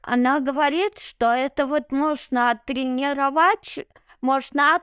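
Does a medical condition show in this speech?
Yes: cerebral palsy; no wheelchair.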